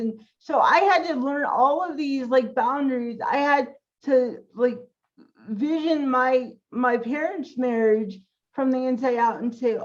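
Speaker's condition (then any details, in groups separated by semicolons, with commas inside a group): Cerebral palsy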